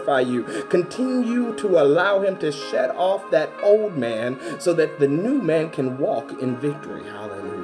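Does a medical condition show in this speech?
No.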